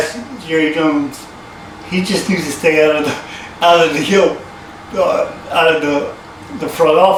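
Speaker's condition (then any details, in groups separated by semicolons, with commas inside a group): Cerebral palsy; from birth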